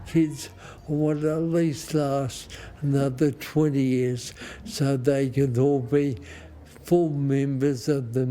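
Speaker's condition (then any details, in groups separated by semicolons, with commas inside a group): Motor neurone disease; onset cramp while running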